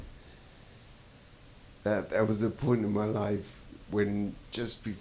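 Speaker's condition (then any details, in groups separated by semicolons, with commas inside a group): Traumatic brain injury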